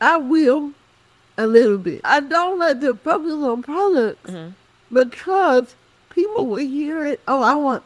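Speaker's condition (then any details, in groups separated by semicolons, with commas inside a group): Cerebral palsy; employers reluctant to hire because of speech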